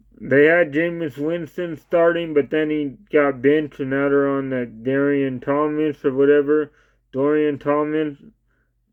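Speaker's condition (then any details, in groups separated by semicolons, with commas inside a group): Cerebral palsy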